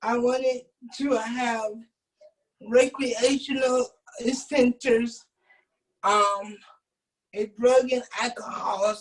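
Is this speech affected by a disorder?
Yes: cerebral palsy.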